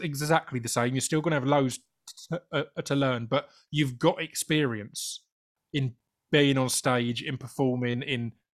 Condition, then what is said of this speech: Stuttering. I had a music career for years and no one knew I had a stammer, even though I'm talking on stage every night.